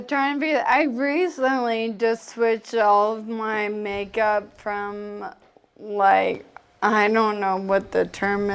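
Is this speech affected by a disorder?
Yes: Friedreich's ataxia; progressive.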